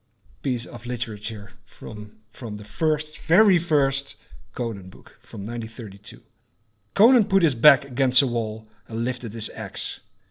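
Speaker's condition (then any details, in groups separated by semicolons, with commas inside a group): No condition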